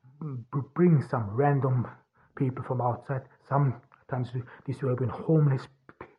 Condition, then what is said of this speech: Stuttering. There is indeed a difference between me speaking and singing.